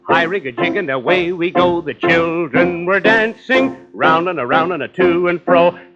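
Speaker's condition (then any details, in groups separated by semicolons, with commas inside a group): No condition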